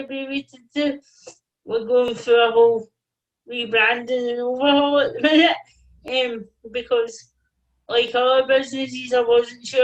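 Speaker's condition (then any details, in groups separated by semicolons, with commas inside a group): Cerebral palsy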